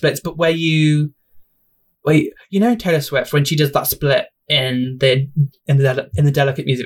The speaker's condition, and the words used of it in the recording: Stuttering. My stammer coming through. Sorry about that.